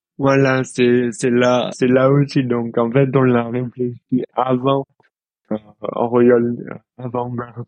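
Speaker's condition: Dystonia; present since birth

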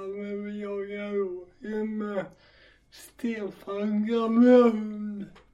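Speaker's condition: Cerebral palsy; walking improved with gym training

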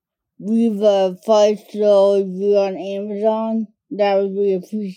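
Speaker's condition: Cerebral palsy; cerebral palsy diagnosed as toddler, mainly affects speech and fine motor skills; speech primarily affected

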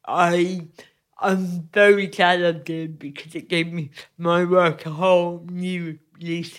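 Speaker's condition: Cerebral palsy; loses balance often

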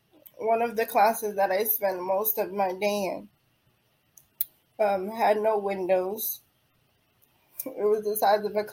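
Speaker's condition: Cerebral palsy; diagnosed at 9 months after delayed development, attended early intervention therapy

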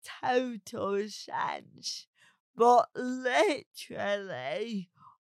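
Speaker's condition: Cerebral palsy; talks differently

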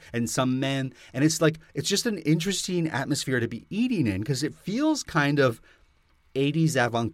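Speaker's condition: No condition

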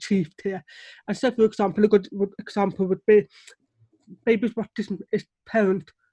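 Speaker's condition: Deafness; relies on lip reading

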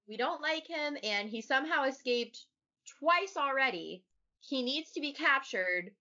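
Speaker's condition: No condition

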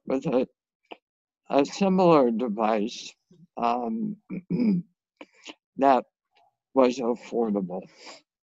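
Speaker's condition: Head and neck cancer surgery; years of toxic chemotherapy

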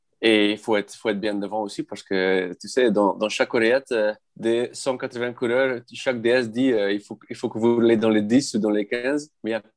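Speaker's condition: No condition

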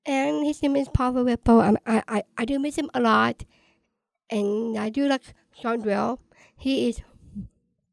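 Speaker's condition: Down syndrome

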